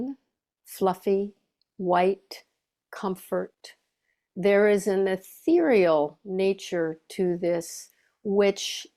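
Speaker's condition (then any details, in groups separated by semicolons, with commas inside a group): No condition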